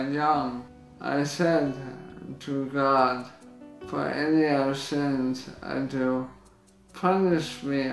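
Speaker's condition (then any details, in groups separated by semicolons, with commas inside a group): ALS; onset in finger, slightly bent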